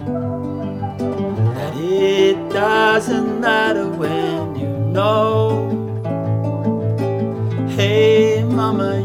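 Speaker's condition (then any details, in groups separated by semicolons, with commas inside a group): No condition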